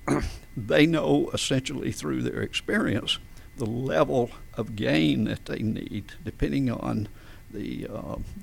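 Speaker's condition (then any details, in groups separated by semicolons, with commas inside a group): Spasmodic dysphonia; adult onset, diagnosed by otolaryngologist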